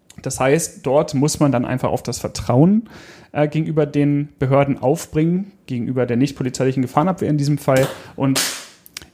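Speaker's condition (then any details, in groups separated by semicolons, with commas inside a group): No condition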